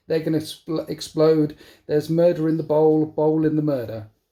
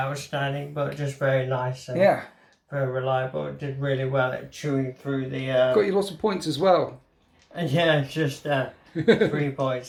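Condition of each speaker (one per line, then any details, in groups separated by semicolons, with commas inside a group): No condition
Motor neuron disease; difficulty with fine hand tasks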